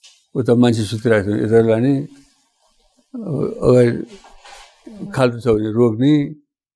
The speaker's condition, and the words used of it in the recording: Parkinson's disease. टिभीबाट सुन्दाखेरि आफै बोलेको आफै नबुझिया हुन्छ कतिपय अहिले बोलेको पनि कतिपय बुझिँदैन होला